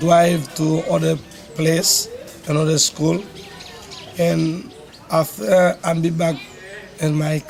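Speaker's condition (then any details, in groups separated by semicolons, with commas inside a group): No condition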